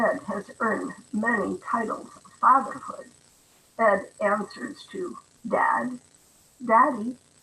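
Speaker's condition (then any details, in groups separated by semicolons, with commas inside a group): No condition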